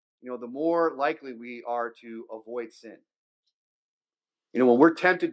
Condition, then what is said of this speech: No condition.